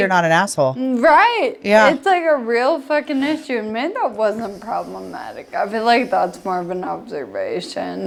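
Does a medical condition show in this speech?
Yes: Friedreich's ataxia; voice sounded abnormal from onset, mistaken for drunk.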